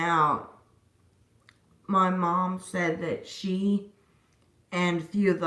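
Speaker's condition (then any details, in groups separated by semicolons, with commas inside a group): Disability causing slurred speech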